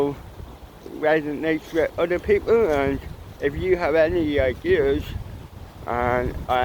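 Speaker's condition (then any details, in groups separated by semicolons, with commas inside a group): Cerebral palsy; mild, ataxic type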